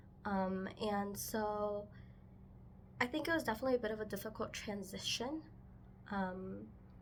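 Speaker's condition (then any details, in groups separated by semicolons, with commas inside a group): No condition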